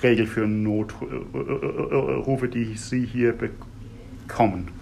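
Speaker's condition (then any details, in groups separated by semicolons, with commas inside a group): Stuttering, severe; fairly strong stuttering symptoms by own account; audible blocks and repetitions during recording; sudden blocks, word and part-word repetitions, phrase repetitions, filler sounds; prolonged sounds, blocks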